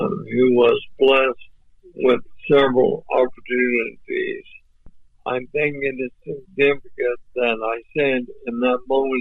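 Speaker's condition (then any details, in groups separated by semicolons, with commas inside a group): ALS; voice off but clear and understandable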